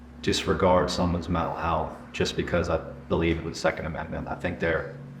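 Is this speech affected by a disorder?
No.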